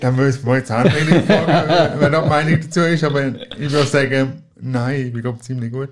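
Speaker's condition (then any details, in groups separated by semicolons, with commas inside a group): Cerebral palsy; cerebral palsy from birth, physical not cognitive, wheelchair user, moved on knees as child; daily help via IV assistance model for almost 10 years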